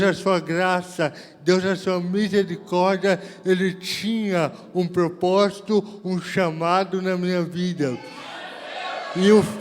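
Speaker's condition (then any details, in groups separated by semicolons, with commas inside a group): Cerebral palsy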